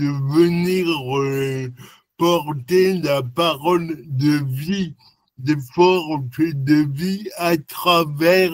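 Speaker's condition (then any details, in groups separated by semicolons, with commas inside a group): Cerebral palsy; lifelong, non-progressive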